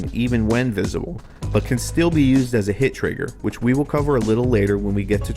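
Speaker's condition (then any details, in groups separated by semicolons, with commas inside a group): No condition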